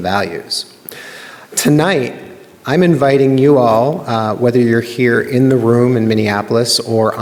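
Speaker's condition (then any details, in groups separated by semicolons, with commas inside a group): No condition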